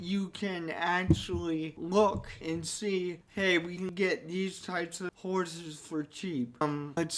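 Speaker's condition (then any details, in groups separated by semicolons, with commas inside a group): Cerebral palsy; only one hand usable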